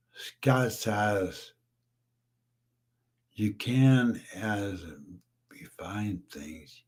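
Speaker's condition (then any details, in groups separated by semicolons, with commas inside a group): Brain injury; aneurysm stroke, cerebellum damaged, epilepsy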